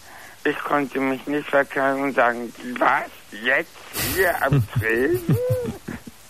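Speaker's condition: Floor of mouth cancer; found at annual dental exam, major surgery last year, jaw affected, lost taste; speaks differently from healthy people, partly hard to understand, mute after surgery, wrote notes, relearned speaking

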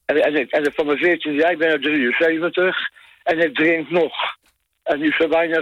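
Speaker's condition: Tongue cancer; smoked from age 14; former smoker, stopped smoking because of the cancer

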